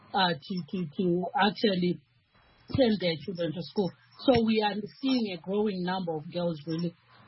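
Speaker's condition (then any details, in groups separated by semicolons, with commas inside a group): No condition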